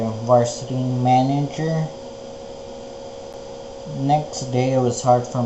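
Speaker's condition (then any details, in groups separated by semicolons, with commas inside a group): Spinocerebellar ataxia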